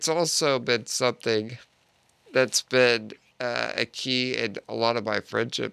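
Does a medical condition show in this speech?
Yes: Duchenne muscular dystrophy; adult stem cell therapy in Panama about 4 years ago, first person with Duchenne treated so.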